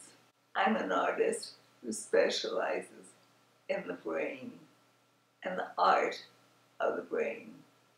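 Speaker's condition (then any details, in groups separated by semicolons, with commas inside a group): Multiple sclerosis; progressive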